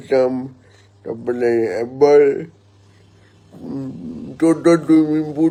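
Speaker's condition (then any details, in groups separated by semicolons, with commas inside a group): Cerebral palsy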